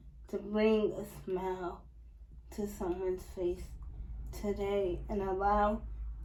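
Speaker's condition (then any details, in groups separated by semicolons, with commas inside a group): Spastic quadriplegic cerebral palsy; spastic quadriplegic, all four limbs, muscle tightness; no longer in physical therapy, cannot dress self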